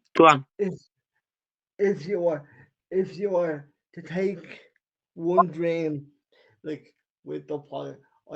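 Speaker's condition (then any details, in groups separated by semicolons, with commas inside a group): Cerebral palsy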